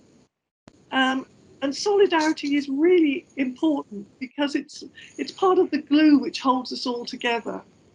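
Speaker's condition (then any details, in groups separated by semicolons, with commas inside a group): No condition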